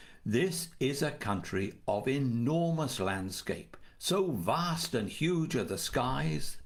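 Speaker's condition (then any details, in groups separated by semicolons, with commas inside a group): No condition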